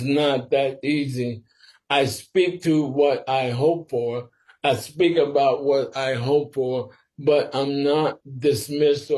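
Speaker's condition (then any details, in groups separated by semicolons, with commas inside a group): Sporadic ALS; must speak slower and carefully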